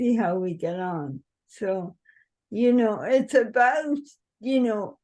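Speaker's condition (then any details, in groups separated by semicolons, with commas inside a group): Cerebral palsy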